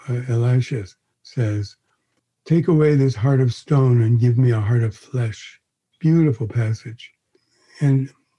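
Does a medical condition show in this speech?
Yes: Parkinson's disease; chief symptom torpor, sluggishness, lethargy rather than shakes, exhaustion.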